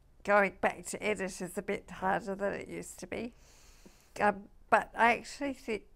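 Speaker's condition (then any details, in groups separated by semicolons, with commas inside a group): MND (ALS)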